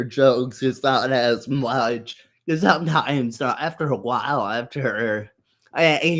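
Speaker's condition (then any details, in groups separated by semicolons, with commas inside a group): Muscular dystrophy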